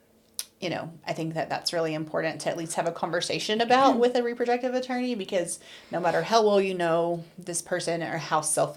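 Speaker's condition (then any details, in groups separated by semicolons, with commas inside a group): No condition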